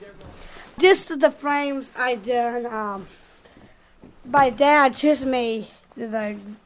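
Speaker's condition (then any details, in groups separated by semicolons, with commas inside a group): Down syndrome; delivering doctor concerned at once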